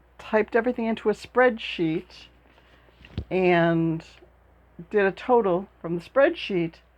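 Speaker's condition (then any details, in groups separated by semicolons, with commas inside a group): No condition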